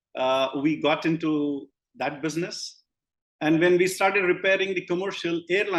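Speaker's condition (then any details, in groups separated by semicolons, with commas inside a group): No condition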